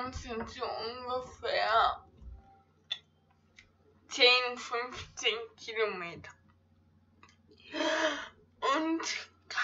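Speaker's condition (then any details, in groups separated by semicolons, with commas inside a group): Ataxia; ataxia affecting hands and fingers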